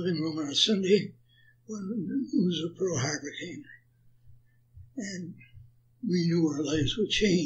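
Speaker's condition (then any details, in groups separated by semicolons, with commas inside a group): Parkinson's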